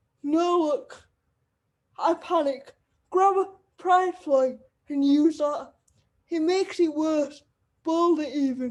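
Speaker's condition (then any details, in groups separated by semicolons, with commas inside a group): Cerebral palsy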